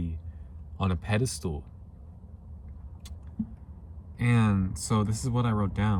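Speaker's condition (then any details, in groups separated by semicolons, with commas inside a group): No condition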